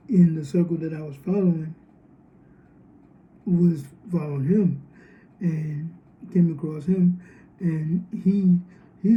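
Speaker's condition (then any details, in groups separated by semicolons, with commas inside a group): Cerebral palsy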